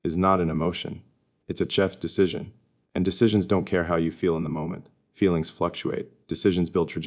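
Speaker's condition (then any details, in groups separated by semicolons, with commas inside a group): No condition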